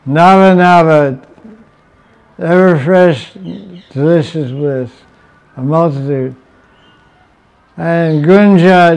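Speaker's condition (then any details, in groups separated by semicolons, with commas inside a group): Deafness; asks audience whether heard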